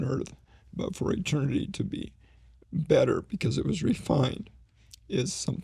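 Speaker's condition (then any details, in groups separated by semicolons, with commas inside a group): ALS; slowly progressing form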